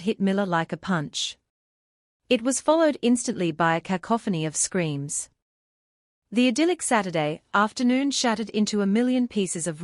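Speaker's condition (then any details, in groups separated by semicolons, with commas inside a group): No condition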